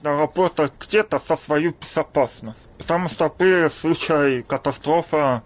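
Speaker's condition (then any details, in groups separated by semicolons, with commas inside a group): Deafness; congenital deafness, since birth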